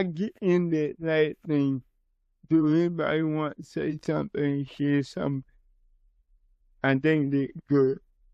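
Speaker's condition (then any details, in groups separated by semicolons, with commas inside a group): Cerebral palsy; from birth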